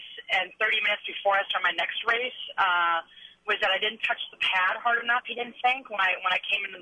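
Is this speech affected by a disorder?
No.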